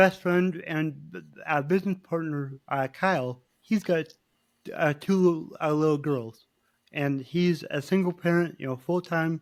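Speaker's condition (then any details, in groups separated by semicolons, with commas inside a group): Cerebral palsy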